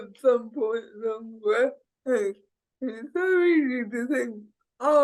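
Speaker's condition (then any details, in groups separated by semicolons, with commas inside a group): Cerebral palsy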